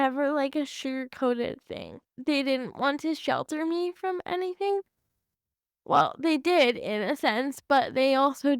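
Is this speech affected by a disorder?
Yes: cerebral palsy.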